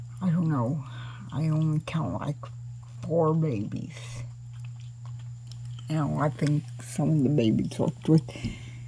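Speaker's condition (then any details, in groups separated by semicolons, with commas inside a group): Cerebral palsy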